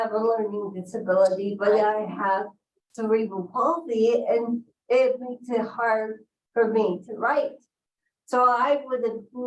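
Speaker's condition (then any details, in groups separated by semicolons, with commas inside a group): Cerebral palsy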